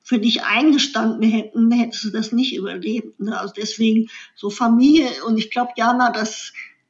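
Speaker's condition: Cleft lip and palate; C3-C6 fractures

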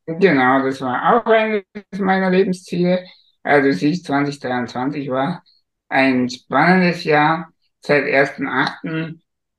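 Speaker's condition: Spinal muscular atrophy, severe; ventilated at night in bed and partly by day

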